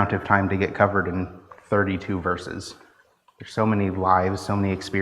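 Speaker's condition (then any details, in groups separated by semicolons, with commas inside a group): No condition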